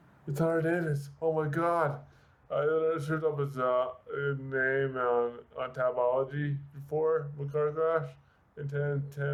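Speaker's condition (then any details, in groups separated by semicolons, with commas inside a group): Severe brain injury; speech affected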